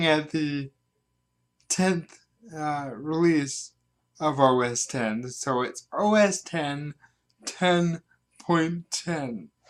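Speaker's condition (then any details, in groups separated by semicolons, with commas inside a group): Cerebral palsy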